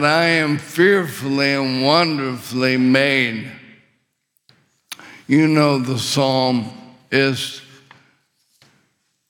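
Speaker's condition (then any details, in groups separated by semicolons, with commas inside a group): ALS; couldn't breathe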